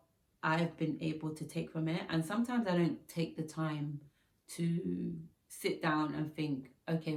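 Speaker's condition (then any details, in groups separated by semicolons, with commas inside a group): No condition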